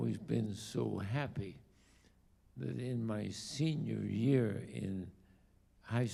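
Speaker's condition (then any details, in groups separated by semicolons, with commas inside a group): ALS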